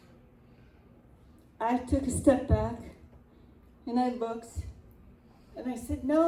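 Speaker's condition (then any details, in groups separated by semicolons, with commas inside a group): Cerebral palsy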